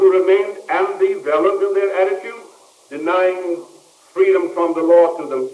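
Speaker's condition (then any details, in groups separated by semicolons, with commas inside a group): No condition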